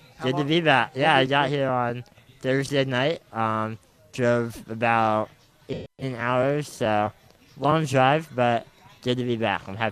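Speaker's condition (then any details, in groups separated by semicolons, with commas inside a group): Muscular dystrophy; wheelchair user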